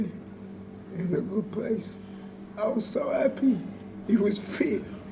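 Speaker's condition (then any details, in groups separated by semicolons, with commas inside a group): Motor neurone disease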